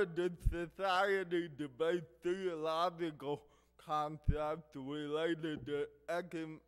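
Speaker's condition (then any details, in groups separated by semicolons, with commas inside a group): Cerebral palsy; speech affected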